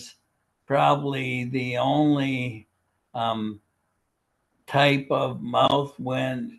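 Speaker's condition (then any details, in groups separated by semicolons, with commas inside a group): Primary lateral sclerosis, bulbar onset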